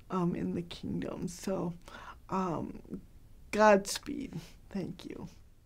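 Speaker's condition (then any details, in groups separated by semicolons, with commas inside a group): Cerebral palsy, mild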